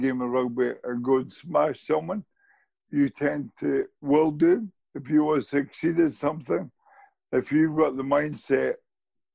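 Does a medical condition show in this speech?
Yes: motor neurone disease; diagnosed at 46 after about 6 months, began with twitches and muscle wasting, no pain, no effective drug; still speaks, host calls speech eloquent.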